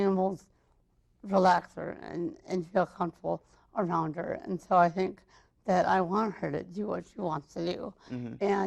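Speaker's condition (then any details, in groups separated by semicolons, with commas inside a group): Mild cerebral palsy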